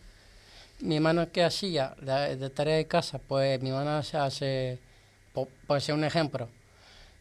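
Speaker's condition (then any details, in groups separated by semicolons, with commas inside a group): Down syndrome; genetic condition, extra copy of chromosome 21, self-described as 68 degrees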